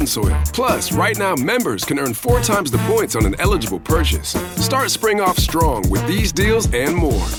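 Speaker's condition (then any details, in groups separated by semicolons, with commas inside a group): No condition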